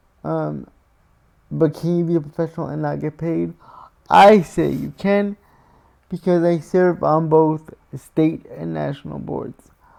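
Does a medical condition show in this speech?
Yes: cerebral palsy.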